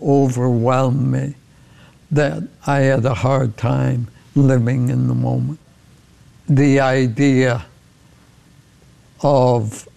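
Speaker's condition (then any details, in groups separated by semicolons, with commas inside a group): ALS; initial prognosis 2 to 5 years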